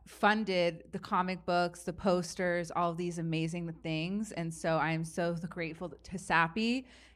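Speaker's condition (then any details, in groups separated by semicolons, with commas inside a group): No condition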